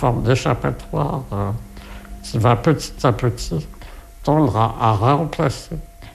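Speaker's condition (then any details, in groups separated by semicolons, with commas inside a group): Spinal muscular atrophy type 2; wheelchair user; muscles progressively stopping working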